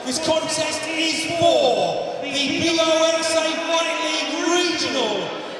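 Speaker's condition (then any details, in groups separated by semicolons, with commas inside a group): No condition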